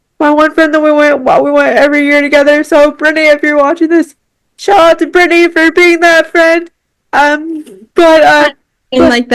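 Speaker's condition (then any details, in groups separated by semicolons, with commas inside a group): Cerebral palsy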